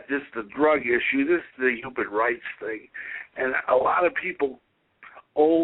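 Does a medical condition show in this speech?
Yes: cerebral palsy; severe muscle spasms, spastic legs, uses wheelchair; able to speak.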